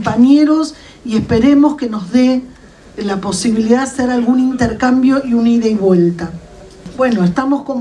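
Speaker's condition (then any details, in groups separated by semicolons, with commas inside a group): No condition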